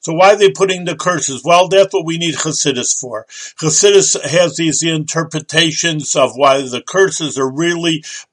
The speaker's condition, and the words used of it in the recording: None; typical speech.